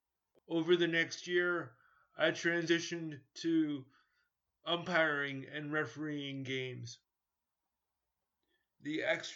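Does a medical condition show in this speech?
Yes: cerebral palsy; later crutches.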